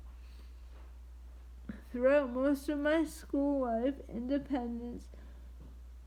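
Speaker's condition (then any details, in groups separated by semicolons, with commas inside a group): Triplegic cerebral palsy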